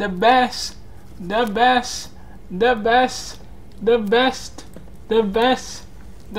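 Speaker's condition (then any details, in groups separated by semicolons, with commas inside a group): Cerebral palsy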